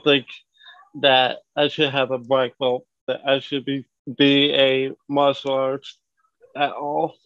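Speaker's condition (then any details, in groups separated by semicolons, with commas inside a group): Cerebral palsy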